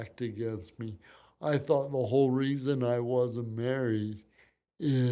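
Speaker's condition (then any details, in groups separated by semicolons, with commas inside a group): Cerebral palsy; from birth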